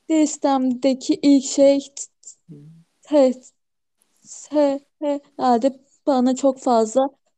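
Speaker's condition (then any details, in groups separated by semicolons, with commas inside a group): Stuttering; consulted a professor about own stuttering five years ago; stutters normally, much more at work and when anxious, very little when alone and relaxed; repeated sounds, blocks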